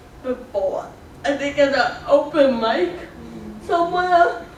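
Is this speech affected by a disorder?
Yes: cerebral palsy; speech slightly off.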